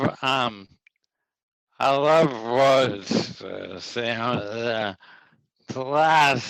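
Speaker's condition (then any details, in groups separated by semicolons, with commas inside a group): ALS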